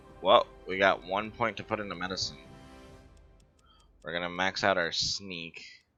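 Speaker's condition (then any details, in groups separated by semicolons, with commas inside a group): No condition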